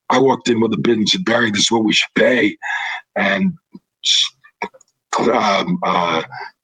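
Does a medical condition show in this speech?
Yes: throat cancer, vocal cords removed; no voice for about five years after vocal cord removal.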